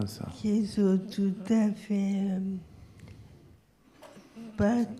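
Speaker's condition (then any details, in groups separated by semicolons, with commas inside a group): Locked-in syndrome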